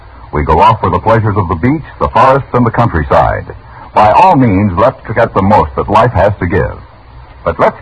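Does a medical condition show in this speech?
No.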